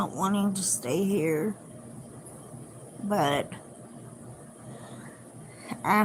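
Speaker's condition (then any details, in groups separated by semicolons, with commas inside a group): Cerebral palsy; severe scoliosis, Hoyer lift transfers; age 33, care facility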